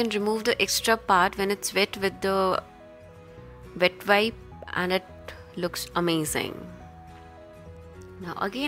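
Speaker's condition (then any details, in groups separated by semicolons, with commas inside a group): No condition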